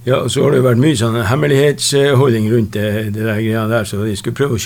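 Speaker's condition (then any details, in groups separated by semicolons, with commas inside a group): Parkinson's disease; about 6-7 years since onset, no family history, not yet advanced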